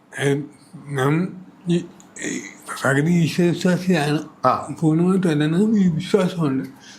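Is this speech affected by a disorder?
Yes: cerebral palsy.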